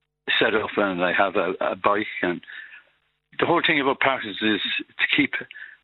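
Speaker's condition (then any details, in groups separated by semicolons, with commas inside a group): Parkinson's; progressive, over 10 years since diagnosis, no cure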